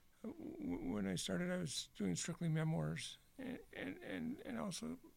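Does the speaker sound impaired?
Yes: Parkinson's disease; Parkinson's disease diagnosed several years ago, terrible sleep disturbances, on disability; fingers getting clumsy, typing increasingly difficult; voice bad today, a direct symptom of Parkinson's.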